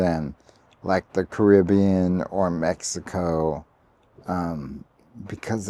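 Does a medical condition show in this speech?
Yes: ALS.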